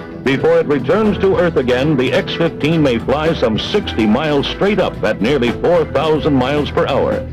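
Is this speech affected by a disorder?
No.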